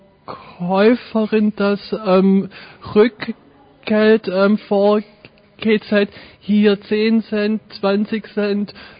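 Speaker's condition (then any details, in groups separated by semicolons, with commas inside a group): Stuttering; severe stuttering, difficult since school years, persisting into working life; in vivo exercise this morning, training everyday situations; stuttered when asking a question in a shop this morning; prolonged sounds, blocks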